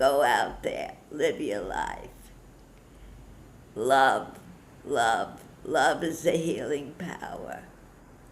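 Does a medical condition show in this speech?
Yes: Parkinson's disease.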